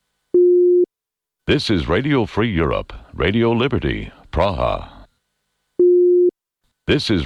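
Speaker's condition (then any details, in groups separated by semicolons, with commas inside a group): No condition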